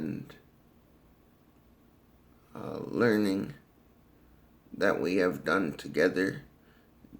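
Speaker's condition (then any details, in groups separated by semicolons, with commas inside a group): Cerebral palsy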